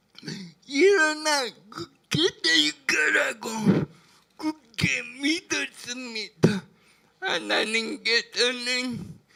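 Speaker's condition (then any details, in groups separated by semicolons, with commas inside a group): Brain lesion disability grade 1, severe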